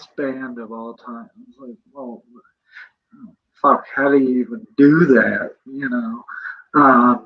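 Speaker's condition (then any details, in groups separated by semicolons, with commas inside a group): Cerebral palsy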